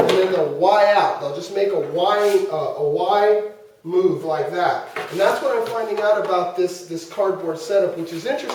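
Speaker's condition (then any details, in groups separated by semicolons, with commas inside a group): No condition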